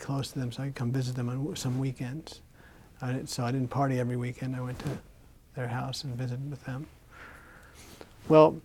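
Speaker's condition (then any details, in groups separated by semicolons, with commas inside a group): Parkinson's disease; Rock City Boxing with voice component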